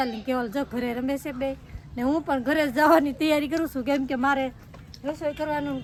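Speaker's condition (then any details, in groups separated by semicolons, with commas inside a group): No condition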